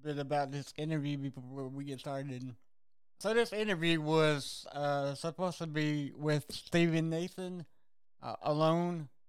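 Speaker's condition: Cerebral palsy; knee pain

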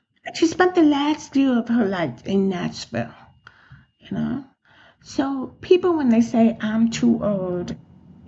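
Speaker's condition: Profound deafness, acquired, profound

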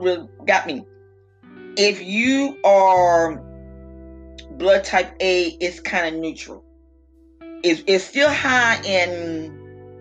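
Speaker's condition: No condition

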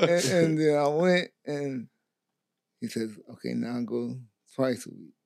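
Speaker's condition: Stroke; TBI

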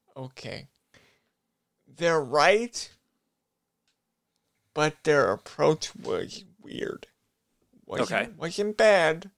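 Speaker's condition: Cerebral palsy; brain disorder, brain injury

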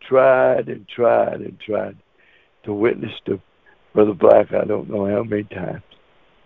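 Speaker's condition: Cerebral palsy; wheelchair user

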